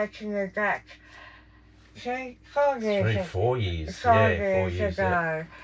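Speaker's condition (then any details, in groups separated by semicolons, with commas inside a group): Jaw cancer surgery; tracheostomy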